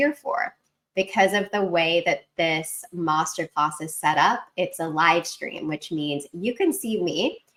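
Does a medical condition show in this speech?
No.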